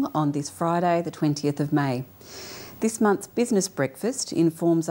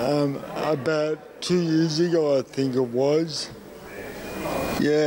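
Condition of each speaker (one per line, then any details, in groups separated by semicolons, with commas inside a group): No condition
Cerebral palsy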